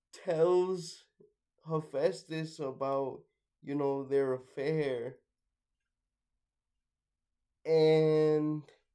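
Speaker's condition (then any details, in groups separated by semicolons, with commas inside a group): Cerebral palsy, mixed, mild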